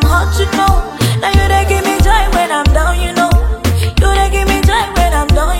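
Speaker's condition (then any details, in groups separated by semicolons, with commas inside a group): No condition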